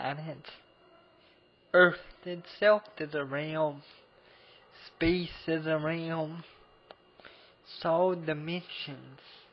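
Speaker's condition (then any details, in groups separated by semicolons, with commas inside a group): Cerebral palsy; abnormal voice, can barely talk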